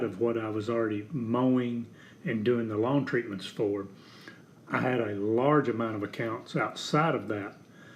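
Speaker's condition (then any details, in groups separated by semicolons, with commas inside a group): No condition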